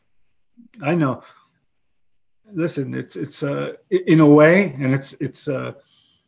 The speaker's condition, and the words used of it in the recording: Aphasia. But here I am, you know, I'm trying to have a conversation with a subject matter that's been interesting, and I can't, you know, do anything with it